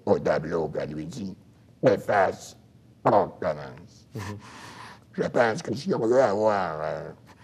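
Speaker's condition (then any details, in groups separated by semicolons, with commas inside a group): Throat cancer, voice prosthesis; laryngectomy, voice prosthesis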